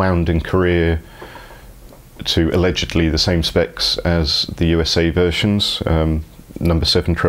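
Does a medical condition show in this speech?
No.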